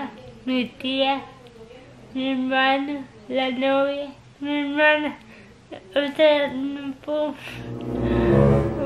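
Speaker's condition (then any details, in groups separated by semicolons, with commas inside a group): Cerebral palsy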